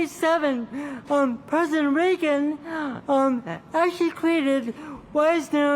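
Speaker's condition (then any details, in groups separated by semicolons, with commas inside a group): Cerebral palsy; from birth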